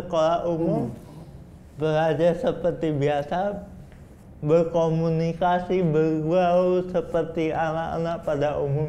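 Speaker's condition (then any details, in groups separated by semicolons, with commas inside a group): Cerebral palsy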